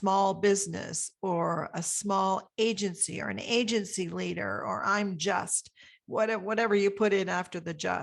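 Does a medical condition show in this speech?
No.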